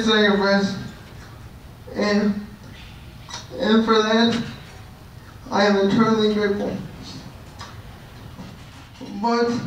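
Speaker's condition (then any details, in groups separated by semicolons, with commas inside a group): Cerebral palsy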